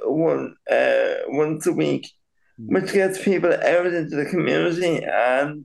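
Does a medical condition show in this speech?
Yes: cerebral palsy; very slightly delayed speech, takes longer to form thoughts into words.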